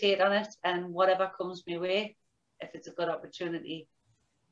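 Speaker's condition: No condition

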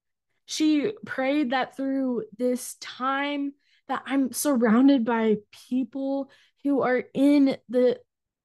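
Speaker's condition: Stuttering; fear of speaking in front of groups, school accommodations for presenting projects, found national stuttering association; stumbles on own name, now stutters freely without guarding speech; prolonged sounds

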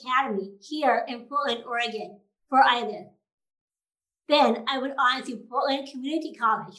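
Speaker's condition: Down syndrome

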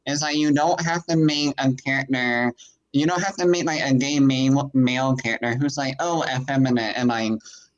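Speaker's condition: Cleft palate; congenital cleft palate, present from birth; voice pretty nasal, altered vocal tonality, sometimes monotone quality, lowering pitch does not help

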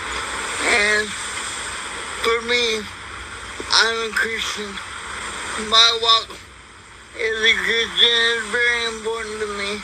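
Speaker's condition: Cerebral palsy; electric wheelchair since age 6

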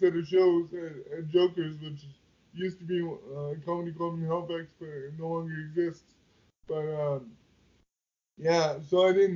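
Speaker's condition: Quadriplegic cerebral palsy; wheelchair user

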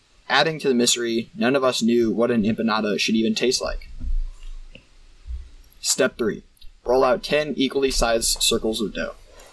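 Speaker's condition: No condition

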